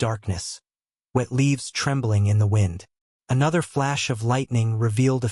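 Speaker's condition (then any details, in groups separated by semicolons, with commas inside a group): No condition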